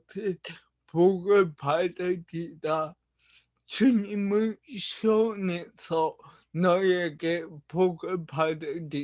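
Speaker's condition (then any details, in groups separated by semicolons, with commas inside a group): Brain lesion disability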